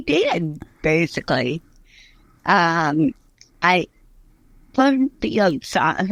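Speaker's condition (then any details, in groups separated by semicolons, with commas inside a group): Cerebral palsy; since early childhood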